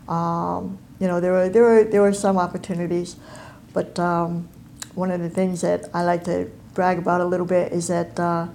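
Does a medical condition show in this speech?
Yes: cleft palate and cleft lip; congenital.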